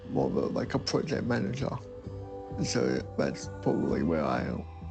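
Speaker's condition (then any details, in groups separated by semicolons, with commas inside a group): Cerebral palsy; late speech onset around age 5-6, cannot take enough breath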